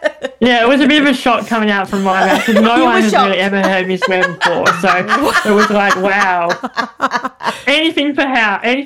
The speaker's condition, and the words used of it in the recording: Cleft palate. So I can't really say like your TH sound very well.